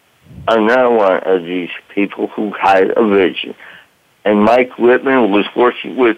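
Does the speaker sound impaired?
Yes: voice box damage from tracheostomy; fire at 30, medic's trach tube damaged voice box, traumatic brain injury, 1-2 week coma; about 35 years since injury, past therapy and psychiatrists; lasting physical voice challenge from damaged voice box.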